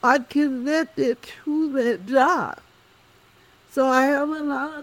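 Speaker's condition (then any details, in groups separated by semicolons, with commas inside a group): Cerebral palsy; speech affected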